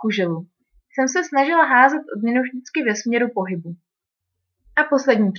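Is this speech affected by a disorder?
No.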